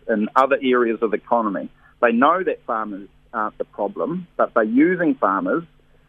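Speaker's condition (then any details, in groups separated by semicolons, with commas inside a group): No condition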